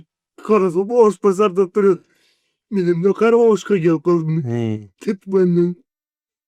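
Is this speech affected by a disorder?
Yes: cerebral palsy; 40 years with condition.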